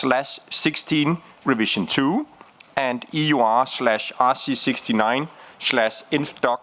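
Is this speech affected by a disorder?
No.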